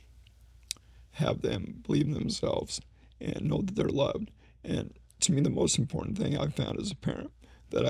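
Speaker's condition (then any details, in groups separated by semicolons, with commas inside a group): ALS; needs voice rest during conversation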